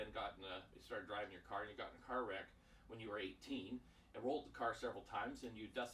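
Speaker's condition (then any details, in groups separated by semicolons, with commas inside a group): No condition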